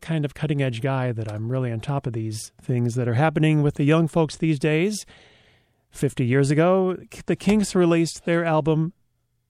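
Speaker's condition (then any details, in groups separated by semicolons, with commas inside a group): No condition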